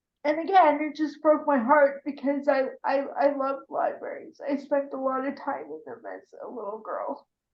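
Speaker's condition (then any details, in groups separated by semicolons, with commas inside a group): Cerebral palsy; arm spasms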